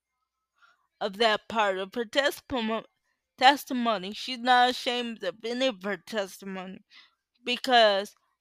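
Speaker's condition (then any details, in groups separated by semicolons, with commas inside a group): Cerebral palsy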